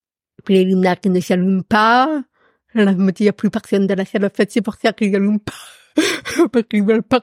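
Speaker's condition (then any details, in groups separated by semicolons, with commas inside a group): Profound deafness; noticeable to everyone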